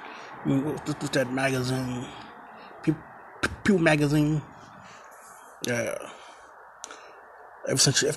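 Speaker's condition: Stuttering; frequent stuttering while podcasting, listeners said to mock speech, keeps talking anyway; repeated sounds

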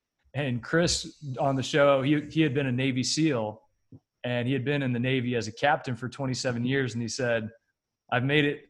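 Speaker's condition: No condition

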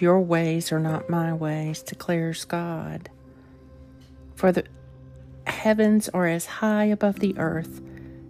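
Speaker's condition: No condition

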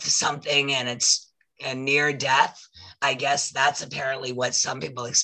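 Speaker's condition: Voice loss after throat polyp; working with vocal coach to regain voice

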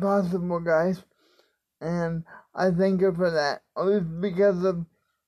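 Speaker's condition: Cerebral palsy, spastic quadriplegic; more mobility in hands and arms

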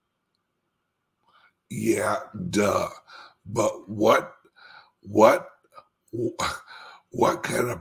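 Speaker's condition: Speech impediment; slight speech impediment

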